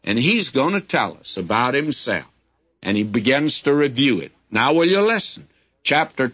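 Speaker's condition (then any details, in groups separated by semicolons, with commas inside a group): No condition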